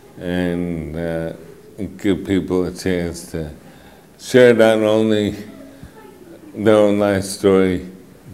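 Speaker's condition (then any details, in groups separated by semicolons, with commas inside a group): Mitochondrial disorder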